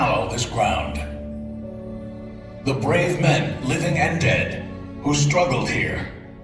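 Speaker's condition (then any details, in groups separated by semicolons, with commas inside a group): No condition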